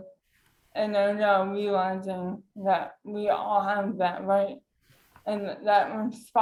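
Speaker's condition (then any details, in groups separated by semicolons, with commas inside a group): Cerebral palsy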